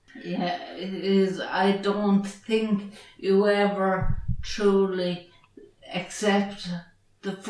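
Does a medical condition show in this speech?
Yes: traumatic brain injury.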